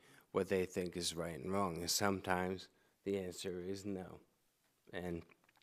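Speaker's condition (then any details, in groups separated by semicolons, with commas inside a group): ALS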